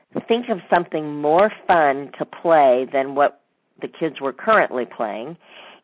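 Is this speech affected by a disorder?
Yes: cleft lip and palate; congenital, not fully corrected by plastic surgery in early childhood, visible mouth and nose difference.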